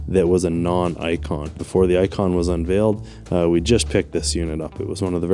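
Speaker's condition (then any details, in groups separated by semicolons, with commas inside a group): No condition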